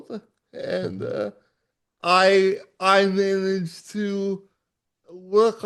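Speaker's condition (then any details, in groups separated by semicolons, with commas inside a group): Cerebral palsy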